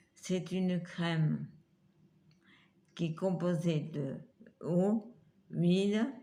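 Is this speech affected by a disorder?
Yes: multiple sclerosis.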